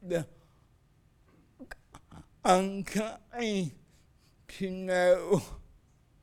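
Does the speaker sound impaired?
Yes: cerebral palsy.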